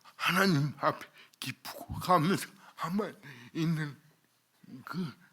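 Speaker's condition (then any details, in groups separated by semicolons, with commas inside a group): Cerebral palsy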